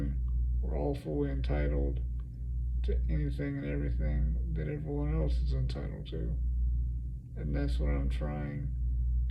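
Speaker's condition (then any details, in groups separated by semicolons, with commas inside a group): Cerebral palsy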